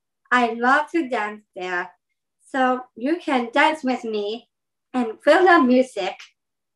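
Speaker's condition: Down syndrome; extra chromosome

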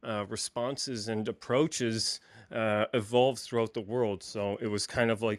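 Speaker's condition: No condition

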